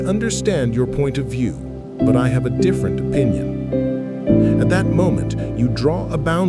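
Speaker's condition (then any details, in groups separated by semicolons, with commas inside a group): No condition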